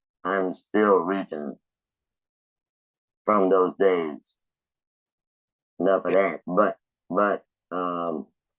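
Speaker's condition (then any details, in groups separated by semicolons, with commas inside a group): Laryngectomy; laryngectomy for cancer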